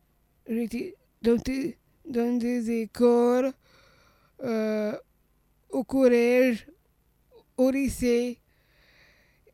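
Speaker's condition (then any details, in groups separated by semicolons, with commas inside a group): Down syndrome (trisomy 21); age 39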